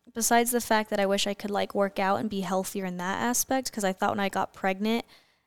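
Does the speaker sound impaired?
No.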